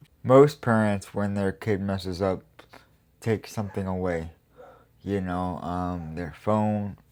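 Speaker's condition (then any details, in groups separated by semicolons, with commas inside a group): Cerebral palsy; quadriplegic, uses wheelchair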